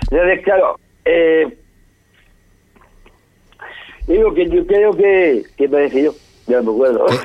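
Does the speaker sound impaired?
Yes: Down syndrome.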